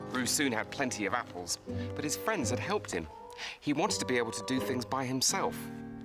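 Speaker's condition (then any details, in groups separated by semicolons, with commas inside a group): No condition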